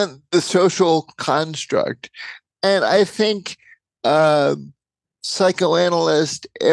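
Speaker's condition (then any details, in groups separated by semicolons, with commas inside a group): Cerebral palsy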